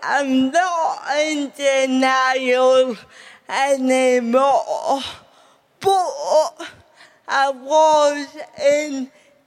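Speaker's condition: Cerebral palsy; since childhood

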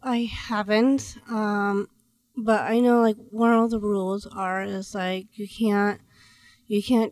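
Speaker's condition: Down syndrome

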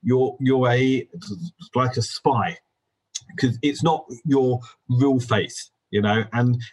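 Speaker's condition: Stammer; possibly linked to hearing difficulties from illness in first 3 or 4 years, affecting language; repeated sounds

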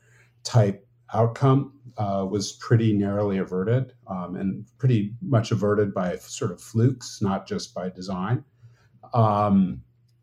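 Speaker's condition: No condition

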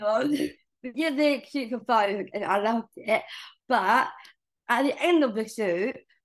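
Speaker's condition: Down syndrome; from birth, major heart surgery at 5 months old; age 21

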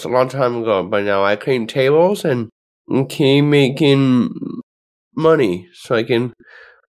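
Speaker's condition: Down syndrome; from birth

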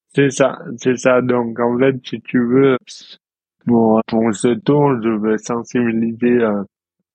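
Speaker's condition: Dystonia; present since birth

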